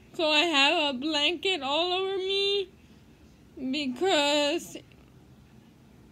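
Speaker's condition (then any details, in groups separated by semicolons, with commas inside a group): Cerebral palsy; speech therapy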